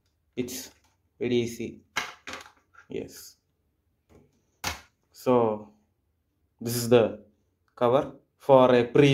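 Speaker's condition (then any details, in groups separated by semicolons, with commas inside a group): No condition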